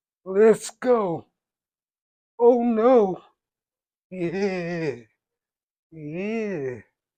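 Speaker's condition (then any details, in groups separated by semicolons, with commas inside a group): Traumatic brain injury; voice affected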